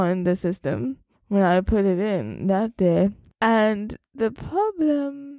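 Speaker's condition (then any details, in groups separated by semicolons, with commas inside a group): Cerebral palsy; uses wheelchair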